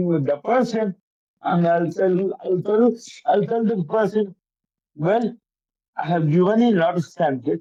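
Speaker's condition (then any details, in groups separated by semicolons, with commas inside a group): Cerebral palsy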